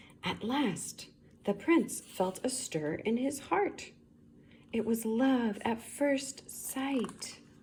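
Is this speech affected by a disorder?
No.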